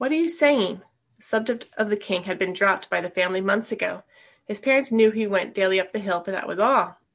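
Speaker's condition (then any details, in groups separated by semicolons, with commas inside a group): No condition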